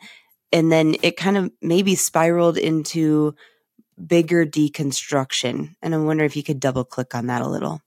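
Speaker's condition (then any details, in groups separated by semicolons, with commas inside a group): No condition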